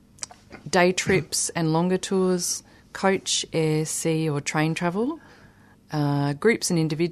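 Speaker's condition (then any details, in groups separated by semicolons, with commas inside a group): No condition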